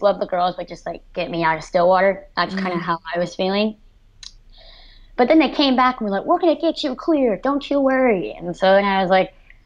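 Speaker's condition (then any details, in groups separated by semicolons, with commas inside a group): Cleft lip and palate; severe cleft lip and palate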